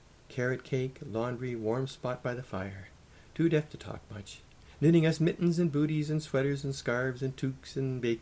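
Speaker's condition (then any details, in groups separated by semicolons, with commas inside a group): No condition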